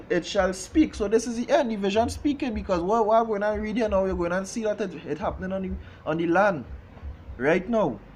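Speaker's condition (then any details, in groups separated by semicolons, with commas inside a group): No condition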